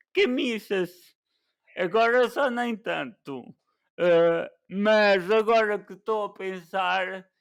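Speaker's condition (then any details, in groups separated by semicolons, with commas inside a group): Cerebral palsy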